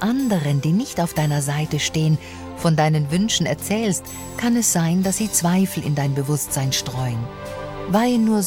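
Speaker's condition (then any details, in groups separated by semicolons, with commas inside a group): No condition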